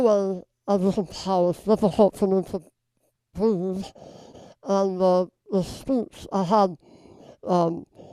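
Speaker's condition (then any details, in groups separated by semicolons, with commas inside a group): Base of tongue cancer surgery; stage IV base-of-tongue carcinoma, half tongue rebuilt, chemoradiation; survivor, diagnosed at 44, throat stretching surgery; swallowing trouble, food sticks, frequent aspiration, water with meals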